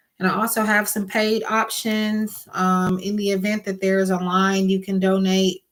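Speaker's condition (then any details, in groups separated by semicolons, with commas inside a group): No condition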